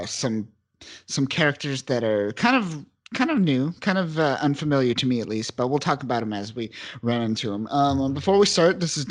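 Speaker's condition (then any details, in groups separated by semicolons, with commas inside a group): No condition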